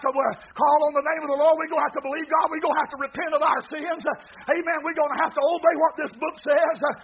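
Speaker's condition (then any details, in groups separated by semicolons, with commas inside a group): No condition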